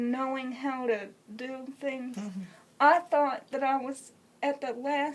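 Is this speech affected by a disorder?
Yes: cerebral palsy; congenital, uses wheelchair.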